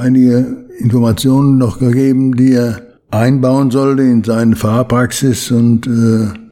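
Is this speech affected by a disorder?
Yes: Parkinson's disease; slowed movements.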